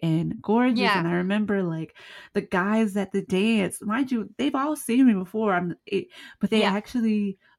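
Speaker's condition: No condition

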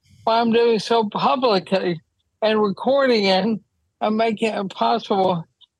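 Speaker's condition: ALS; wheelchair use when traveling

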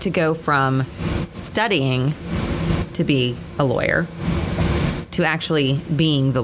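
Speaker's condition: No condition

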